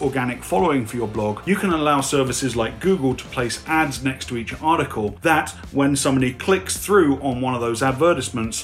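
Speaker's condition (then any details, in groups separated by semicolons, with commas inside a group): No condition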